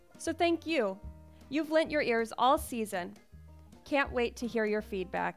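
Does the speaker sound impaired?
No.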